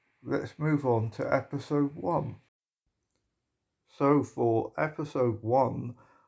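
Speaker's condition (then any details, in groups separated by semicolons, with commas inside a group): Motor neuron disease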